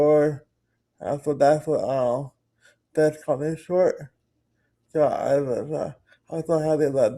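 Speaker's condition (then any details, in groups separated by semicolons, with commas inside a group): Cerebral palsy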